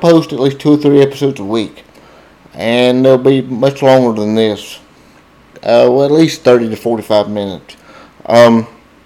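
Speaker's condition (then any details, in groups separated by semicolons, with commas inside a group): Cerebral palsy, spastic diplegia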